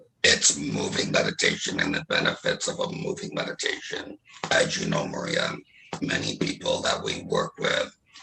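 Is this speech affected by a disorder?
Yes: laryngectomy.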